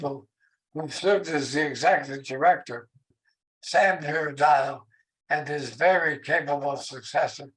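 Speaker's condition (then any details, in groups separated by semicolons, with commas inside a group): ALS; very weak voice, shortened speech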